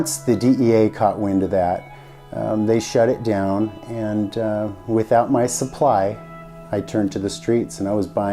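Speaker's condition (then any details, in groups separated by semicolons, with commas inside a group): No condition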